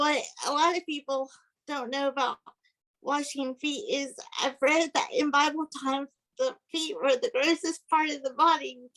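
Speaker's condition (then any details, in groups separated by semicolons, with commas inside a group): Cerebral palsy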